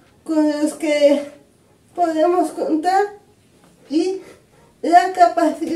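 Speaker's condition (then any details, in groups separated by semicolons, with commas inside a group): Cerebral palsy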